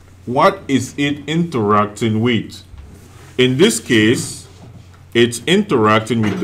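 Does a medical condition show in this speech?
No.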